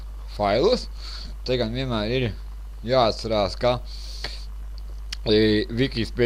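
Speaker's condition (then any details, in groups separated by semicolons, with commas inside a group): Cerebral palsy; since birth; speech not very clear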